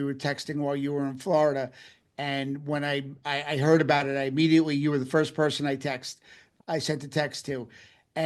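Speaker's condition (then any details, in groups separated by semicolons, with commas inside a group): No condition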